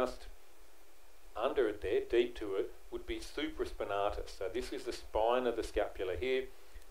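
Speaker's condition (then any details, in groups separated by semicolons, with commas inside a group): No condition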